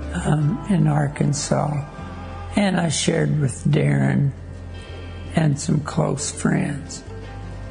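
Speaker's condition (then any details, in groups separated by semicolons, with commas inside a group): ALS; wheelchair user; diagnosed 5 years ago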